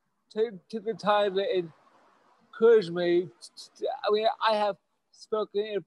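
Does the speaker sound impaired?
Yes: stuttering; stutter since at least college years, once severe, stuttered every word of first talk at OU campus ministry; stutters less than in earlier years; milder now, still stutters; here repeated sounds, blocks.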